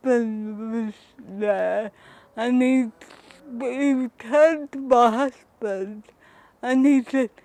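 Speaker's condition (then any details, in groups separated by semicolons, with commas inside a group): Cerebral palsy; fine motor difficulties, late diagnosis; speech needs patient listeners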